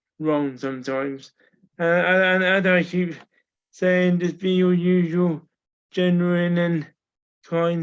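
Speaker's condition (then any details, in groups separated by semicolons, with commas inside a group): Cerebral palsy; from birth, uses wheelchair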